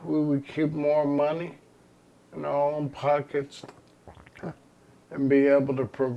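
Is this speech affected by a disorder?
Yes: ALS; progressive terminal illness.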